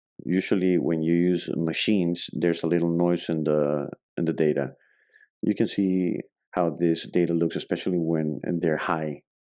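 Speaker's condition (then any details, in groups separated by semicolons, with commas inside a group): No condition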